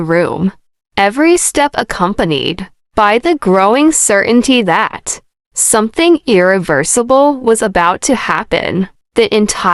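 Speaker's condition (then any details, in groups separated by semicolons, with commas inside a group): No condition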